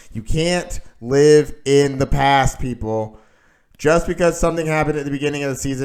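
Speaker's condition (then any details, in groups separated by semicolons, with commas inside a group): No condition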